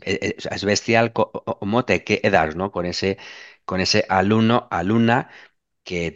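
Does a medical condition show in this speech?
Yes: stuttering; since childhood; sometimes stutters more than usual in class, pauses, laughs it off; here repeated sounds, repeated words.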